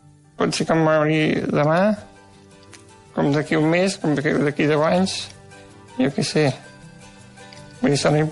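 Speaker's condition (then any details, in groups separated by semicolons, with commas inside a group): Duchenne muscular dystrophy; degenerative incurable form, progressive loss of strength, wheelchair user, age 25, lost ability to write; housebound, no longer able to eat, moves only head and legs slightly, postural pain; dictates instead of writing, colds or bronchitis cause suffocation crises treated with morphine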